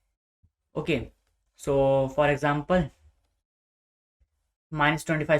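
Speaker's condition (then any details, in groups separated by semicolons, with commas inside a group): No condition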